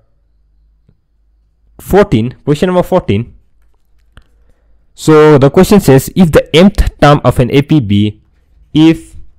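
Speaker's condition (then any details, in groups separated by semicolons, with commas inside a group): No condition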